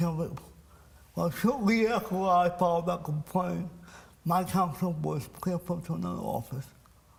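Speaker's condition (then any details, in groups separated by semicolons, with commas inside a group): Cerebral palsy; speech impairment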